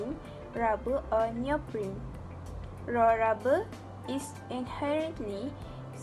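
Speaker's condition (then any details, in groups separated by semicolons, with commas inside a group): No condition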